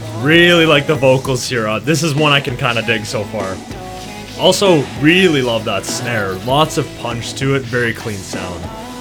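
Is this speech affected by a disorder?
No.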